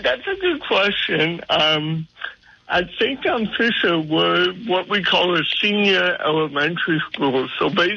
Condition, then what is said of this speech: Cerebral palsy. And as you can tell, my speech a little bit.